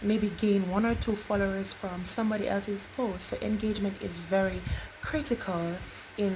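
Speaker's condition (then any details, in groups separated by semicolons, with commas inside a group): No condition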